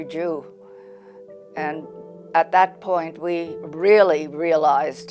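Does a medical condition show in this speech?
No.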